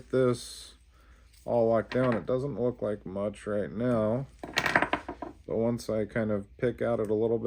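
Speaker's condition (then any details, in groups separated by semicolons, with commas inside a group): No condition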